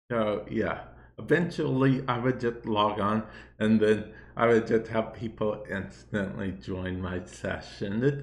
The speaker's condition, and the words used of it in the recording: Cerebral palsy. Basically, it's been known to affect my speech, my balance, and my hand-eye coordination.